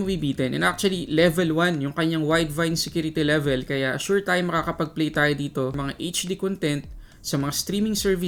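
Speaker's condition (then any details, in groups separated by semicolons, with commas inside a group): No condition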